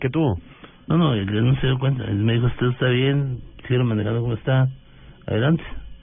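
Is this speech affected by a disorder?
Yes: Parkinson's disease; onset after returning to Bogotá, stooped hunched posture at times, loss of strength, weakness; voice sometimes trembles, sometimes intelligible, sometimes not understood at all.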